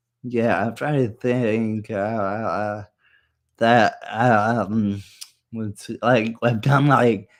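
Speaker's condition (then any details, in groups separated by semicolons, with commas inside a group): Muscular dystrophy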